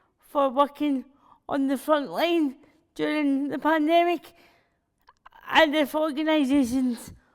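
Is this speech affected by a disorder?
Yes: cerebral palsy.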